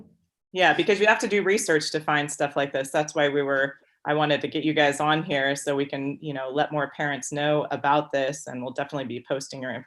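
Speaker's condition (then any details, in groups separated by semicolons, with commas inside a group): No condition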